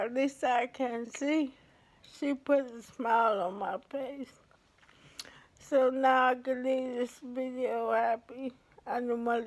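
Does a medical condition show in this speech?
Yes: ALS; affects hands.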